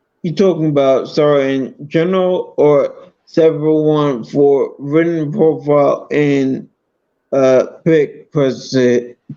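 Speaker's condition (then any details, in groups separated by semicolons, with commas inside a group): Multiple sclerosis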